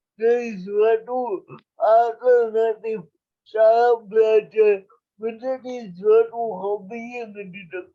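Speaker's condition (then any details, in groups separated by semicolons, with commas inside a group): Cerebral palsy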